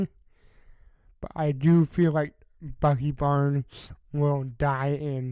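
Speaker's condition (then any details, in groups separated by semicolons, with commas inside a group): Cerebral palsy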